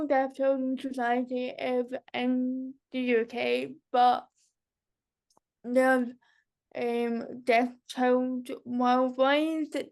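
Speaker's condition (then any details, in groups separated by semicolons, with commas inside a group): Cerebral palsy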